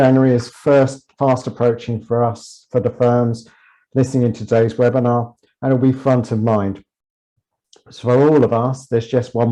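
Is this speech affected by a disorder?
No.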